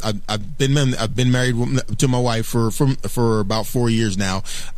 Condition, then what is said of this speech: Stuttering. I'm still that shy, stuttering guy.